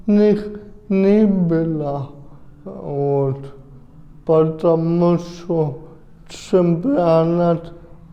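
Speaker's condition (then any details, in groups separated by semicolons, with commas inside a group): Cerebral palsy; impaired movement coordination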